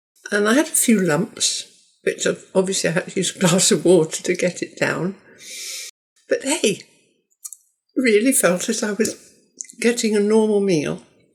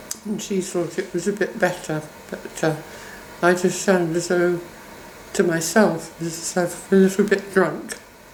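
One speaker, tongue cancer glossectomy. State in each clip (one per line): 2 to 4 weeks after surgery
4 to 8 days after tongue surgery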